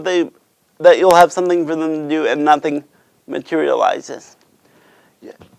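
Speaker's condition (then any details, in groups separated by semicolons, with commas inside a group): Cerebral palsy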